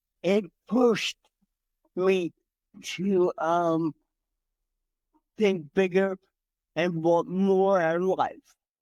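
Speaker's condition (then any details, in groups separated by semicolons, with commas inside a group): Cerebral palsy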